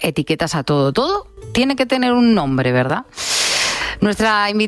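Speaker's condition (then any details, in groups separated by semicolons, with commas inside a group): No condition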